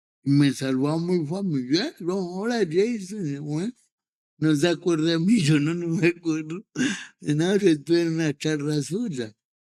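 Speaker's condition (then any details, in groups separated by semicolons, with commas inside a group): Cerebral palsy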